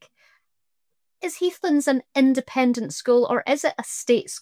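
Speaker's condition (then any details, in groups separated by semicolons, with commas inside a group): No condition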